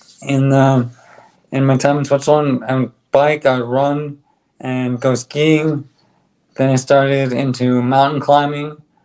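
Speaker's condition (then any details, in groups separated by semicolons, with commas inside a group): ALS; on drug, stronger bite, speaks better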